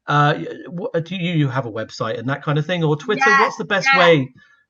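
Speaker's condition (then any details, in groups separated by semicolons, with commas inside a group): No condition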